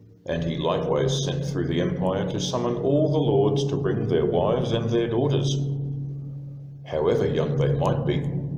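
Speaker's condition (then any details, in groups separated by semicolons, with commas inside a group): No condition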